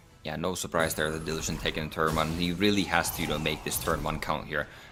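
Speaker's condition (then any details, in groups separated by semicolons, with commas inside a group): No condition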